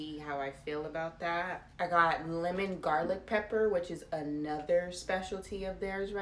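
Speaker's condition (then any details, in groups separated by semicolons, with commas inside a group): No condition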